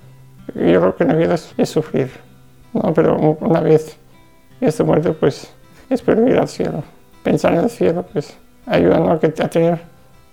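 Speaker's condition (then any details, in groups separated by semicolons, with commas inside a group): Duchenne muscular dystrophy; past suffocation episode needing emergency care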